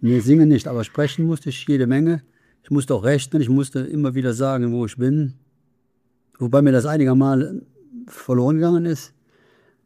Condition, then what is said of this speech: Parkinson's disease. Ich habe eine gute und freche Logopädin. Das gelingt auch ganz gut.